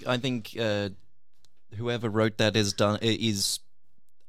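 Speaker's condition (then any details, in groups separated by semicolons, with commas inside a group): No condition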